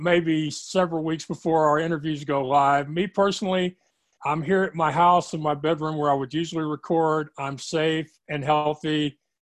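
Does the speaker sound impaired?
No.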